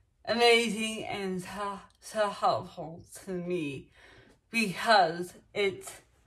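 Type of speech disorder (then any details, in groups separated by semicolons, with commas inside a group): Dysarthria; dysarthria after illness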